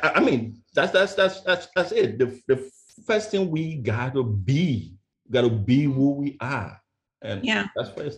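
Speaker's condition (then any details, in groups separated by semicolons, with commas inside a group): Stuttering; stutter first noticed by mother at age 8, lifelong, once tried to skip graduation speech; professional speaker, Toastmasters district 6 finalist, overcame insecurities around stutter; West African accent, originally from Liberia; repeated words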